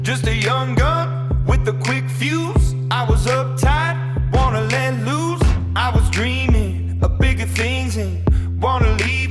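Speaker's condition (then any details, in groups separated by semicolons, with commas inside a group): No condition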